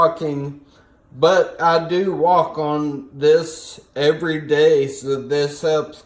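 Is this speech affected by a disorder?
Yes: brain injury.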